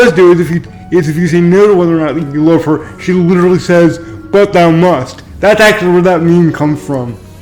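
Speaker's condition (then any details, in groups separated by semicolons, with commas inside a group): Cerebral palsy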